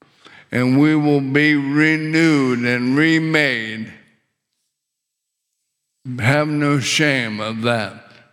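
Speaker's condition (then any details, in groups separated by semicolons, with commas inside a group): ALS; later breathing muscle failure expected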